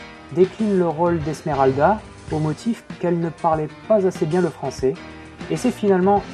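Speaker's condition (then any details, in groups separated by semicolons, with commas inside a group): No condition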